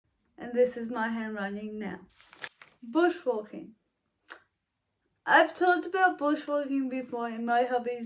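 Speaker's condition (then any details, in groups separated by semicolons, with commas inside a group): Cerebral palsy, mild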